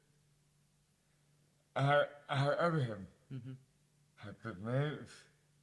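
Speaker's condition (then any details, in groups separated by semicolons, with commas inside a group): Dystonia; mouth impairment affects speech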